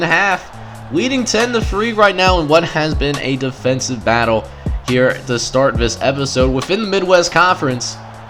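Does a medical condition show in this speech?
No.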